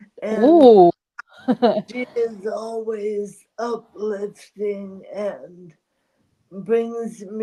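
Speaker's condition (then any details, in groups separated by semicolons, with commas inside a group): ALS; two neck discs replaced; diagnosed 9 years ago, onset 13 years, very slow progression; voice strains with talking, needs voice rest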